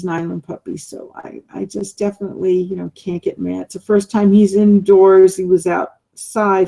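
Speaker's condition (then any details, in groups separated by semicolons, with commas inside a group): No condition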